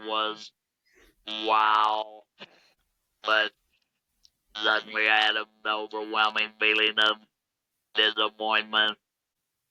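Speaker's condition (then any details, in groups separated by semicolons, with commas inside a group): Laryngectomy, electrolarynx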